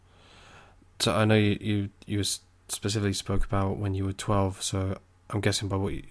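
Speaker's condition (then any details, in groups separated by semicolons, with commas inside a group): No condition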